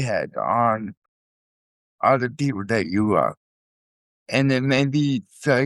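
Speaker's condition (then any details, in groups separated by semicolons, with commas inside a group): Cerebral palsy, spastic quadriplegia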